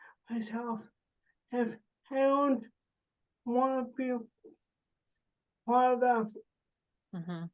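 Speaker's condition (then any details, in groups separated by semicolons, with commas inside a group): Cerebral palsy, spastic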